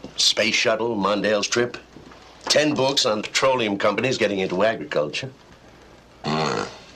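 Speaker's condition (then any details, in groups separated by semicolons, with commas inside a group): No condition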